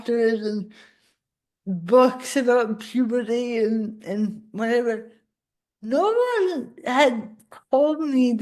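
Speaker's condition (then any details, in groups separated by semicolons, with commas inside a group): Cerebral palsy; spasticity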